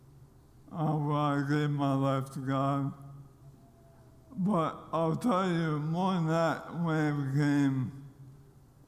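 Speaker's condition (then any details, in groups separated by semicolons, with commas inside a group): ALS; losing ability to speak clearly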